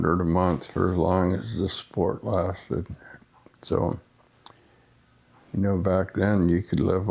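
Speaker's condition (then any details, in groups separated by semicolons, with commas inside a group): Essential tremor; lifelong tremor, deep brain stimulation implant; worsened with age, also Parkinson's, on levodopa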